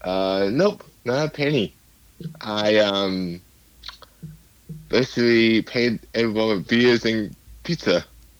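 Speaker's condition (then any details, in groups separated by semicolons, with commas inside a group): Cerebral palsy; cerebral palsy from birth, lifelong, affects speech and physical abilities; adult, past speech therapy, rock band video game from mother used alongside; hard for others to understand at first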